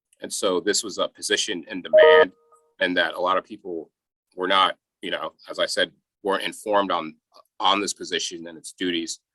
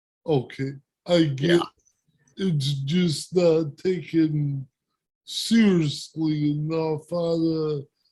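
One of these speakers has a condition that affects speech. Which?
The second: cerebral palsy; present from birth.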